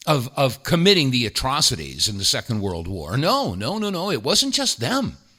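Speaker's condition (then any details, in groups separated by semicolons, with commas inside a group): No condition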